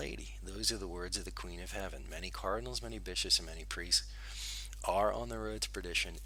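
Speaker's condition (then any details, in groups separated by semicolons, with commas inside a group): No condition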